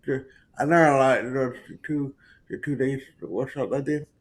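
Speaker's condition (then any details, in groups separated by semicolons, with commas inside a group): Cerebral palsy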